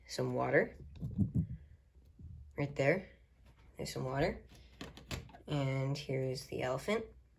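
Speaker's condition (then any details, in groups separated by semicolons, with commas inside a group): No condition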